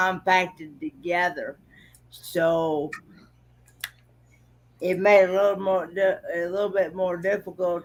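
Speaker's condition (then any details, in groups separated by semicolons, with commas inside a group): Cerebral palsy; malformed internal organs; recovering from recent surgery, liquid diet; voice recovering, sore throat after intubation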